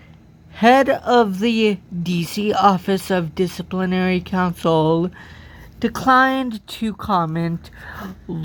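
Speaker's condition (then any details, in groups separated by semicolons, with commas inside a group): Cerebral palsy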